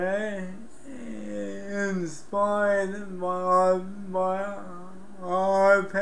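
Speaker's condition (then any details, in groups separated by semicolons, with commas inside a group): Cerebral palsy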